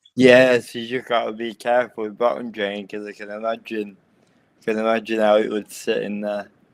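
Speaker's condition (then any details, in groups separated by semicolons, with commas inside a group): Cerebral palsy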